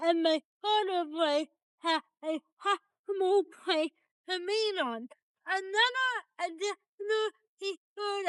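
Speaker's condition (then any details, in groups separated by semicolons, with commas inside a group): Cerebral palsy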